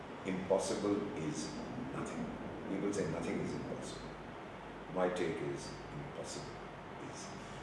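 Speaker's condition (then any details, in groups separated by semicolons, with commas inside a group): No condition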